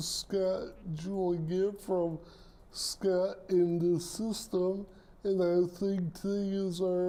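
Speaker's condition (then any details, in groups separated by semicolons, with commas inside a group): Cerebral palsy; present from birth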